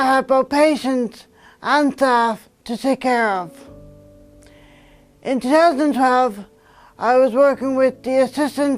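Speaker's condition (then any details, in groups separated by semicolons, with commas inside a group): Traumatic brain injury; hearing affected; 50 weeks in hospital; speech and language therapy during rehabilitation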